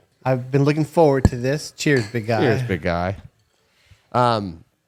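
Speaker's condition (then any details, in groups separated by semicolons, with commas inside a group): No condition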